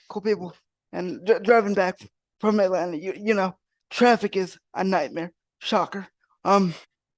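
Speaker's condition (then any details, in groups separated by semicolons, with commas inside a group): Cerebral palsy; wheelchair user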